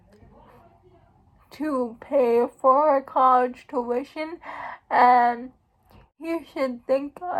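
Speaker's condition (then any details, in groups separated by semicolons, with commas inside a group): Cerebral palsy; uses wheelchair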